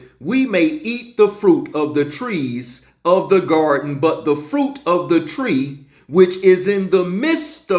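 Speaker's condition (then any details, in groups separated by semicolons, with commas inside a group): No condition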